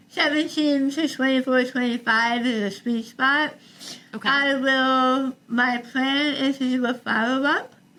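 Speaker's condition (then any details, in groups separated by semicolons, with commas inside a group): Tongue cancer, partial glossectomy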